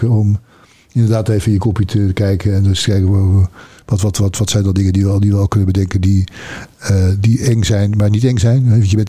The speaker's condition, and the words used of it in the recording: Parkinson's disease. Ik heb ik weet niet of hij het toch gedaan heeft, maar ik heb een trillip.